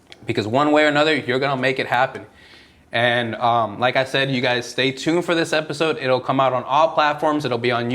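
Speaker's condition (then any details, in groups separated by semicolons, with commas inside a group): No condition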